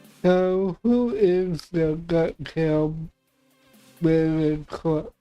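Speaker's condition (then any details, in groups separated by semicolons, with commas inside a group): Cerebral palsy; affects voice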